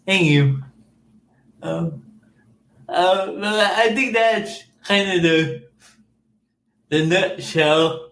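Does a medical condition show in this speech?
Yes: cerebral palsy; cerebral palsy from birth, caused by oxygen loss at birth, affects motor skills; speech impairments, speech therapy from age seven with jeff in orlando, school speaking device declined.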